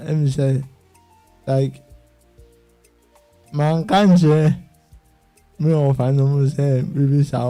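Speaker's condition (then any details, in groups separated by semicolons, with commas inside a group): Cerebral palsy; self-managing with exercises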